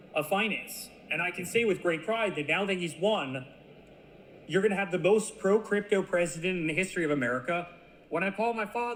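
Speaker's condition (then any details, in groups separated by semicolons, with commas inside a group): No condition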